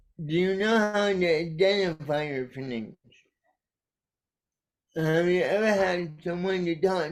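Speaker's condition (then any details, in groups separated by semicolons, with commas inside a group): Cerebral palsy; caused by brainstem aneurysm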